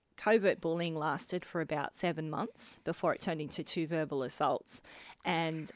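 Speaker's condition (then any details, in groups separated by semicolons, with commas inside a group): Bilateral cleft lip and palate; congenital bilateral, lip and palate did not fuse before birth, multiple hospital operations before school age; adult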